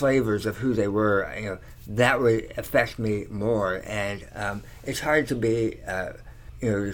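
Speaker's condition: Tongue cancer surgery; three or four tongue surgeries

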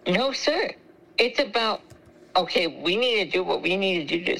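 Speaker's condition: Spinal muscular atrophy; congenital, terminal, given 10 years to live, feeding tube, ventilator, cough assist, suction machine, nebulizers, CPT vest; trouble chewing and swallowing, high choking risk, secretions stay in lungs, fluids via feeding tube

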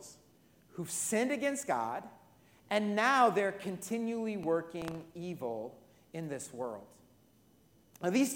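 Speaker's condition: No condition

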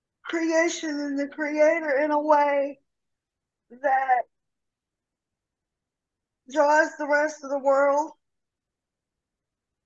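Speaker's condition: Cerebral palsy; severe rotator cuff tear

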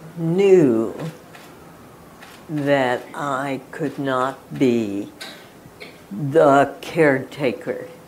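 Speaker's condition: Spasmodic dysphonia; injections into throat at Adam's apple every 4 months, ongoing

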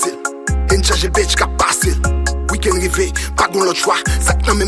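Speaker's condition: No condition

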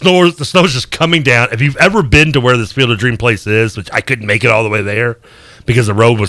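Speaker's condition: No condition

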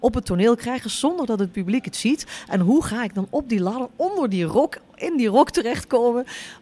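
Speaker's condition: No condition

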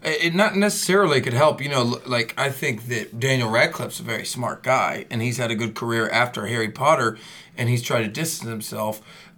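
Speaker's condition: No condition

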